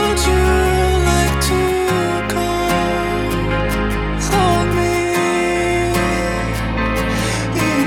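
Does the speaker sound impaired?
No.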